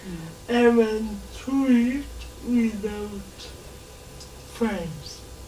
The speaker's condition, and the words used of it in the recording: Cerebral palsy. In other terms, because I'm a slow speaker, before you understand what I'm saying, and people